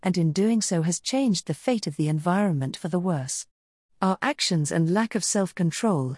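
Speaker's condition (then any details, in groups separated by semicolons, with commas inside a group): No condition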